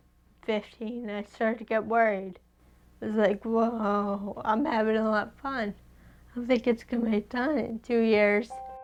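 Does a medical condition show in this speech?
Yes: Friedreich's ataxia; inherited, progressive neurologic disorder; age about eight.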